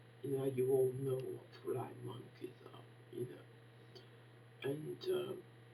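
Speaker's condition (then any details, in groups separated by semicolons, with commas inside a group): Facial palsy; can barely hear own speech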